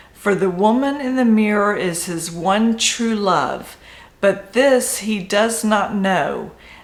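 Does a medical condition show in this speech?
No.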